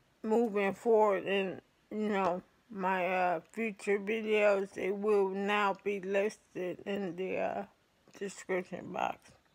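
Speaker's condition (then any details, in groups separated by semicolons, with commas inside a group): ALS; affects hands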